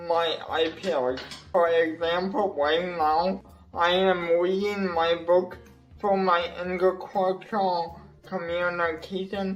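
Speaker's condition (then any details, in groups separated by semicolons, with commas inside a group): Cerebral palsy; wheelchair, assistive technology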